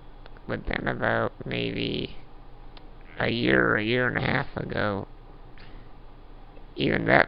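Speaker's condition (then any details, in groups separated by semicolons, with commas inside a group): Duchenne muscular dystrophy; home pulse oximeter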